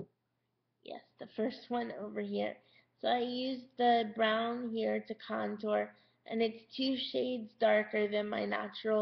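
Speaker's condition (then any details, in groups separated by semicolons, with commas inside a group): Cerebral palsy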